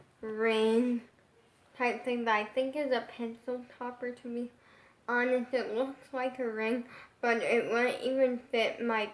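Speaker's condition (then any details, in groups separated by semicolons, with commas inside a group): Brain injury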